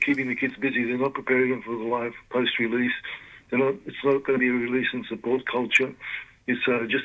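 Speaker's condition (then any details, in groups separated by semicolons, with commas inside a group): Parkinson's disease; diagnosed 2019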